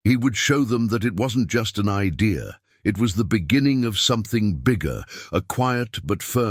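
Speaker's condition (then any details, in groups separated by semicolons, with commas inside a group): No condition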